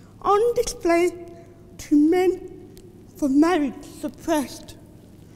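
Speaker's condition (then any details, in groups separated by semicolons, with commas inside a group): Cerebral palsy; from birth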